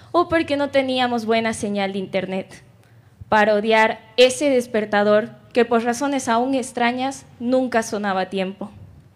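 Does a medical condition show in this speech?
No.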